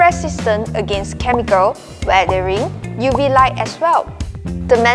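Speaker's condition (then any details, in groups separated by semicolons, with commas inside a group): No condition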